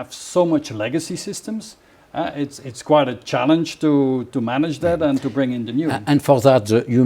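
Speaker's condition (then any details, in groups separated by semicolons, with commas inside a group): No condition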